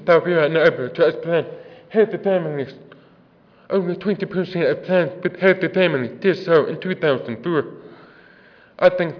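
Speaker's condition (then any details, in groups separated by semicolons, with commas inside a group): Deafness; works with interpreters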